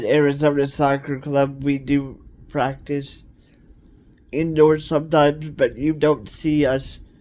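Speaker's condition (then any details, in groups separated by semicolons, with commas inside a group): Cerebral palsy; cerebral palsy, wheelchair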